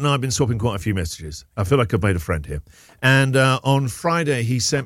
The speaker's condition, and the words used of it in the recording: None; typical speech.